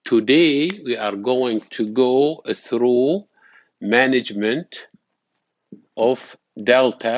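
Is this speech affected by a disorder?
No.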